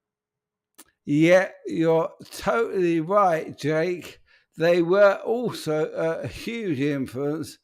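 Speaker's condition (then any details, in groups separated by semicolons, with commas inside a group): ALS; speech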